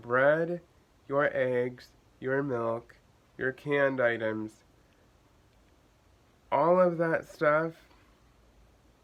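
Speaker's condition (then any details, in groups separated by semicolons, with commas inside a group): Cerebral palsy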